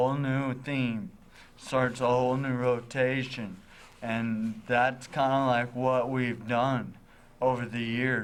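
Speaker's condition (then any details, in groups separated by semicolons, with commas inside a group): Traumatic brain injury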